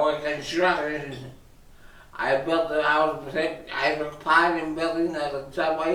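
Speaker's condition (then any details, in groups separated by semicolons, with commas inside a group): Traumatic brain injury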